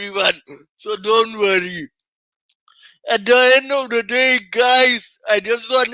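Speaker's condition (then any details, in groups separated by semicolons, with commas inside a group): Cerebral palsy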